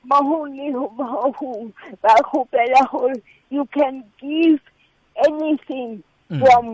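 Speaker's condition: Cerebral palsy; since childhood

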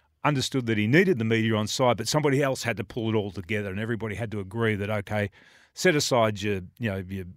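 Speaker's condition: No condition

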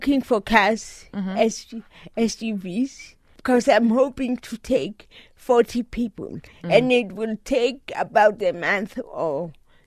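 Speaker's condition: Cerebral palsy; recently summited Kilimanjaro, trained walking 10 km daily and hiking

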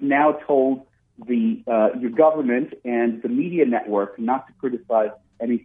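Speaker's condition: No condition

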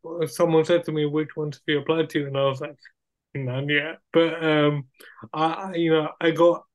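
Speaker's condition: Cerebral palsy; wheelchair user

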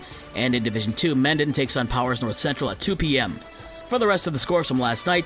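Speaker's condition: No condition

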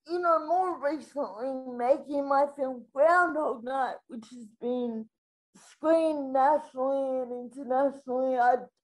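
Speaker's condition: Spastic quadriplegic cerebral palsy

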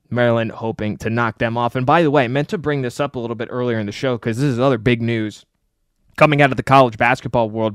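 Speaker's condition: No condition

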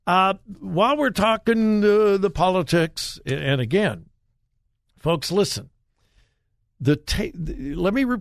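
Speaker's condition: No condition

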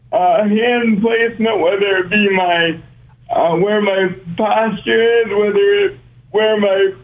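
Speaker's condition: Cerebral palsy; hand placement

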